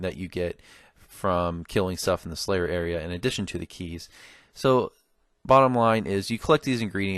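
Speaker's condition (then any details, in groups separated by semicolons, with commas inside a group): No condition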